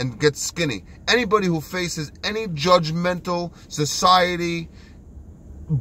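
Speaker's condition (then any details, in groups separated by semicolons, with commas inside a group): No condition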